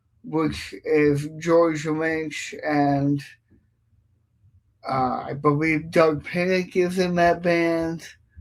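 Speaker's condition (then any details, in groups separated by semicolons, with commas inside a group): Cerebral palsy; affects speech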